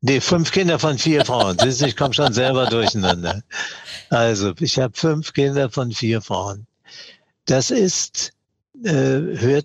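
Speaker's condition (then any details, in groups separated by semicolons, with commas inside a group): Parkinson's disease; mild course so far, still trembles, diet and sport to slow progression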